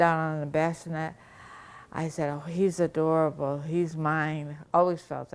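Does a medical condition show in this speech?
Yes: Parkinson's disease; diagnosed about four years ago, slow progression, shuffling gait; speech a little hard to make out.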